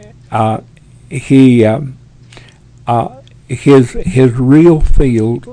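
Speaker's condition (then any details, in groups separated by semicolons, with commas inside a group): Parkinson's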